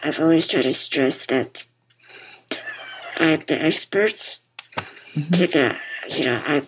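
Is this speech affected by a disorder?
Yes: muscular dystrophy; form of muscular dystrophy diagnosed as toddler, wheelchair user, relies on others for most daily activities; bipap machine audible throughout conversation.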